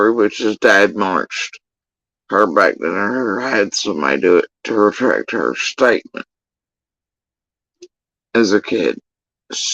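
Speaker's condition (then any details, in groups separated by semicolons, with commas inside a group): Facial paralysis after surgery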